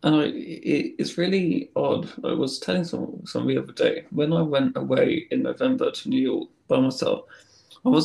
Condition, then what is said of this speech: Stuttering. My words may come out in a different way.